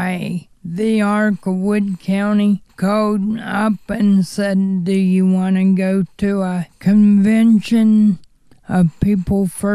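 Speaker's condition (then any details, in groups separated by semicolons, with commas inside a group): Cerebral palsy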